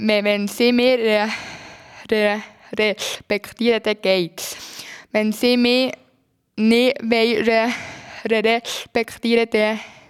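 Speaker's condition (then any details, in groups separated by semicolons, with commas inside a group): Stuttering; since childhood, cause unknown, possibly a blow or vaccination, acupuncture tried with little benefit; age 15, in stuttering therapy with Alfred Beiler, therapy helping; worse when nervous during talks or reading aloud, more pauses, hard blocks; repeated sounds, prolonged sounds, blocks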